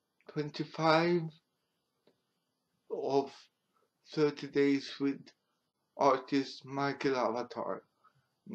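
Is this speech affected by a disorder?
Yes: cerebral palsy; affects hands.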